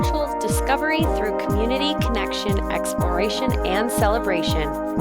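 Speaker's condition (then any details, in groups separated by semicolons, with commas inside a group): No condition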